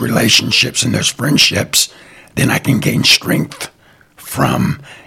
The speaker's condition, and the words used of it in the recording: Laryngectomy. And if it's someone that I have never met, never spoken to, it catches them off guard at times.